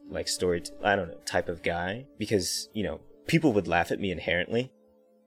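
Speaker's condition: No condition

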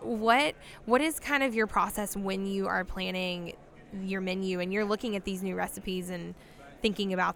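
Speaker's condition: No condition

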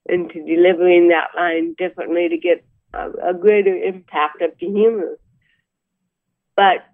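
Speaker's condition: Cerebral palsy; about 63 years old

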